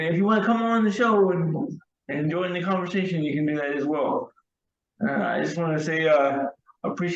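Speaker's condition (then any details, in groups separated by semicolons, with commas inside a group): Cerebral palsy; wheelchair user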